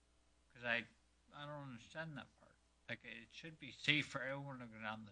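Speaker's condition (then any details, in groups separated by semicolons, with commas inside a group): Multiple sclerosis; affecting speech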